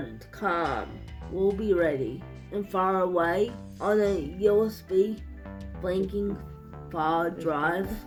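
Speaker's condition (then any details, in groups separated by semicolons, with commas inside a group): Cerebral palsy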